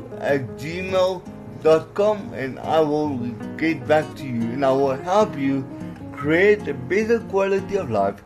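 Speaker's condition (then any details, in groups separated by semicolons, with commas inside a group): Cerebral palsy; worse when mouth tires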